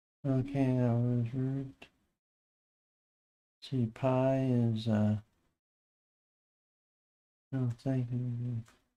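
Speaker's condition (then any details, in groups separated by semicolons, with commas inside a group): Parkinson's disease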